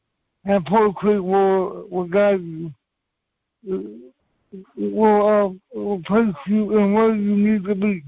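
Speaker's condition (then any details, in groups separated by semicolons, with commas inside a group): Cerebral palsy; from birth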